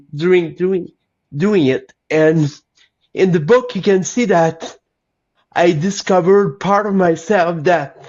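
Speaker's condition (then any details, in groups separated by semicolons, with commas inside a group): Cerebral palsy; lifelong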